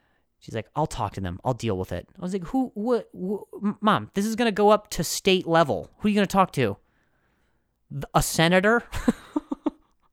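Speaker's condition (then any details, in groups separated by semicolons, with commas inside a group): Stutter; stutters sometimes, abbreviates words, less stuttering when comfortable, stutters most around uncomfortable family; blocks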